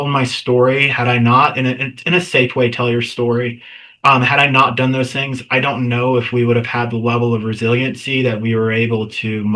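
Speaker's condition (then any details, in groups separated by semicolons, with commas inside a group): No condition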